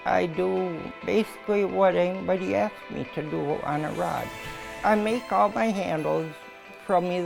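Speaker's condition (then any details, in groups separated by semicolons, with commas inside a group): Ataxia; balance problem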